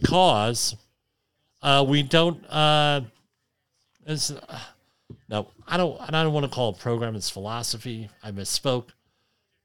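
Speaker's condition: Cleft lip and palate; has tinnitus

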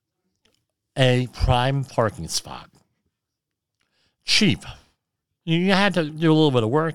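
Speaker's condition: Cleft lip and palate

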